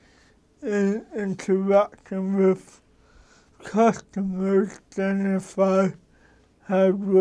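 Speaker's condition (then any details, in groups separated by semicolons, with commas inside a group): Cerebral palsy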